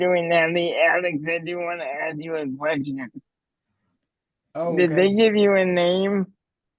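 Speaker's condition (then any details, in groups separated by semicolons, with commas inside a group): Cerebral palsy; speech difficulties, uses speech device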